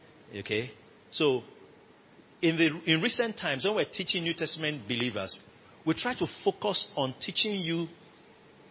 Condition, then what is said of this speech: No condition.